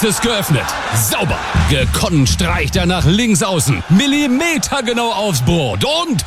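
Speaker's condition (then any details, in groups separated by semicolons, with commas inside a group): No condition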